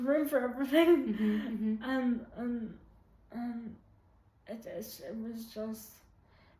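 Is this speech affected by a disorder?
Yes: quadriplegic cerebral palsy, severe.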